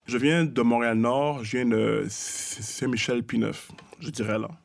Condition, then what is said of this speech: Stuttering. Je vous avez marqué ça depuis de, euh, tantôt, depuis que je parle.